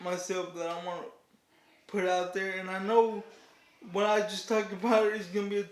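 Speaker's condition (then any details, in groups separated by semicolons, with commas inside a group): Cerebral palsy; declined offered surgery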